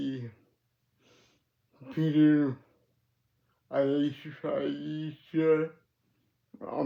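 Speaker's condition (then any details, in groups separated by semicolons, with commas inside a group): Cerebral palsy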